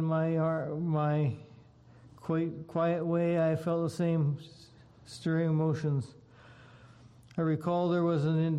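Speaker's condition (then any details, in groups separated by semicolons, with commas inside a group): Parkinson's disease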